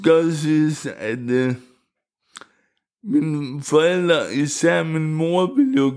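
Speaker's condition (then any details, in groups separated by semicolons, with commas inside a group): Cerebral palsy; wheelchair user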